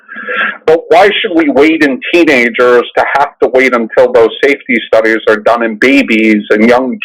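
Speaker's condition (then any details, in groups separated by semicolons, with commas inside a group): No condition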